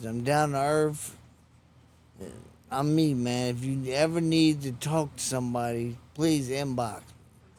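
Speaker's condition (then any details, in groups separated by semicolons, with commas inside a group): Traumatic brain injury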